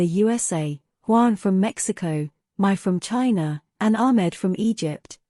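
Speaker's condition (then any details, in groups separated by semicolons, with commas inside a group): No condition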